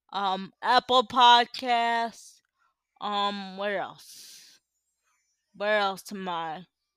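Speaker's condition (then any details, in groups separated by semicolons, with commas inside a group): Cerebral palsy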